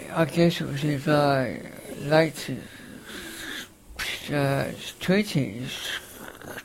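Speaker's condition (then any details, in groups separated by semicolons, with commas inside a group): Facioscapulohumeral muscular dystrophy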